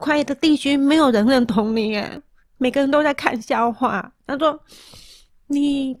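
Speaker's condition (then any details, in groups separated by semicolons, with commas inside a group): Moderate-to-severe hearing loss; then only sees lips moving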